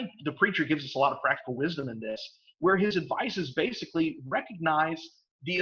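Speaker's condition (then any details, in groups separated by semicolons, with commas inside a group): No condition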